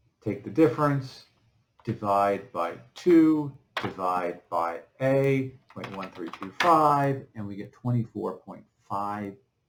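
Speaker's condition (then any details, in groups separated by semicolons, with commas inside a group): No condition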